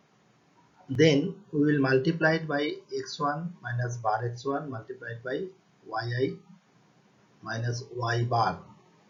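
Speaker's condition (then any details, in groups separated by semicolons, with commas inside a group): No condition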